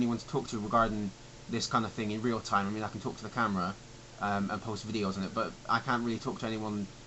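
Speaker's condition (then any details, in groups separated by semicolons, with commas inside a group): No condition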